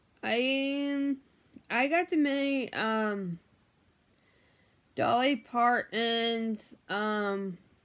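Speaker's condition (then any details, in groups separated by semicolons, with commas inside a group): Brain injury; memory problems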